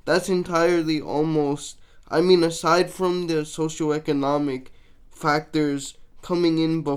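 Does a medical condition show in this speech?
Yes: cerebral palsy, mixed, mild.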